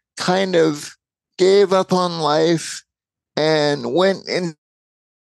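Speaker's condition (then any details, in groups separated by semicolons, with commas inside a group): Cerebral palsy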